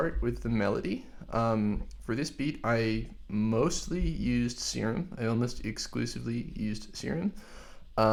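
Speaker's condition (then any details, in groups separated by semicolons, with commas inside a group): No condition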